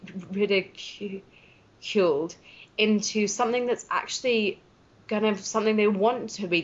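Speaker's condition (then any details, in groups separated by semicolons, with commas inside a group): Stuttering; stuttering since age seven, two-week intensive therapy course about age eight, techniques abandoned, repeated at 25; many years since onset, not in therapy, uses voluntary stuttering; always stutters saying own name, later therapy did not change stutter much; repeated sounds, blocks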